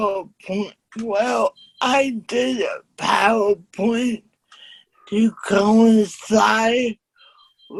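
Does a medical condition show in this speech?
Yes: cerebral palsy; slight speech impediment.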